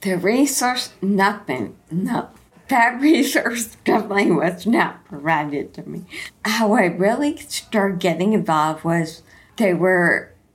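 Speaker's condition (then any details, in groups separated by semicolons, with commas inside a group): Friedreich's ataxia; inherited degenerative ataxia, onset around 15 or 16, diagnosed at 19, gene confirmed, balance, coordination problems; 42 years since diagnosis, worsening fatigue, hits a wall by 4 p.m; slurred speech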